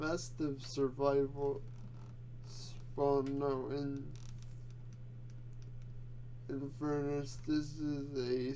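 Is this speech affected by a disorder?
Yes: quadriplegic cerebral palsy.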